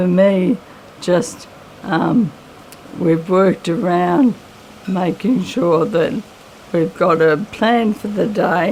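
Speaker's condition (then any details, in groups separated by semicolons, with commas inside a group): MND; voice slightly raspy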